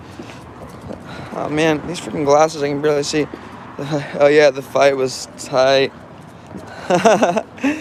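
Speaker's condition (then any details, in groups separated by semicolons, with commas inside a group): No condition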